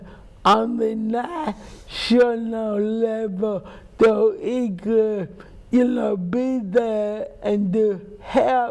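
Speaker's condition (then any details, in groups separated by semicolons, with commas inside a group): Cerebral palsy; speech impairment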